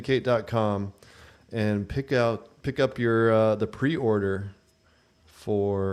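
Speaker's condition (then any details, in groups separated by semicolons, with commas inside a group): No condition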